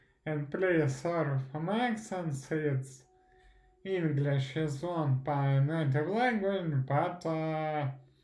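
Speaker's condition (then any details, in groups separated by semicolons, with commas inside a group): Primary progressive multiple sclerosis; primary progressive, onset with eye movement problems, intention tremor; diagnosed about 10 years ago, worsening, typing difficult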